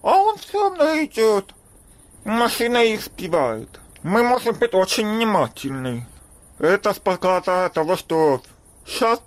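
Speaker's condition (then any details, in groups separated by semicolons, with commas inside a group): Deafness; congenital deafness, since birth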